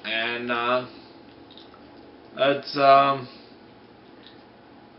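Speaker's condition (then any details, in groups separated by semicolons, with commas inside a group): Multiple sclerosis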